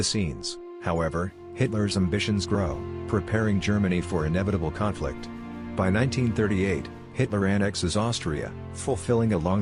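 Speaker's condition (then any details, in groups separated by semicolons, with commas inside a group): No condition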